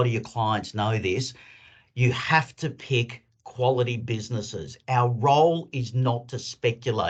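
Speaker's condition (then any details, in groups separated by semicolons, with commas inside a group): No condition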